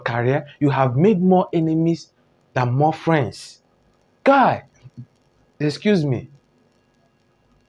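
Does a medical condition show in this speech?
No.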